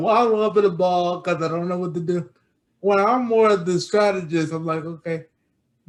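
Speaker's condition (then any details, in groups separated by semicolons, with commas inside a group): Cerebral palsy; brain damage, diagnosed in infancy, spastic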